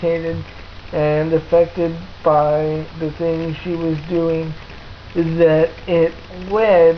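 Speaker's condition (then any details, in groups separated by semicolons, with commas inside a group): Cerebral palsy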